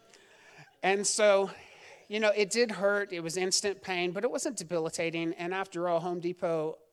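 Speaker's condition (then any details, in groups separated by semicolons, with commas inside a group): No condition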